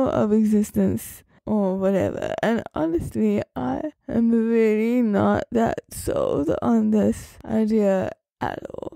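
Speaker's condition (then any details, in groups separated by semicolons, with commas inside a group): Cerebral palsy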